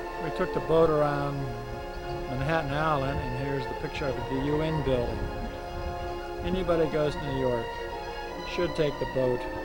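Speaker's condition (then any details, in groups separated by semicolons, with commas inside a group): No condition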